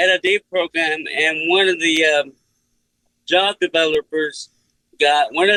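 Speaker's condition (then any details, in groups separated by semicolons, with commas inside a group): Cerebral palsy; speech unaffected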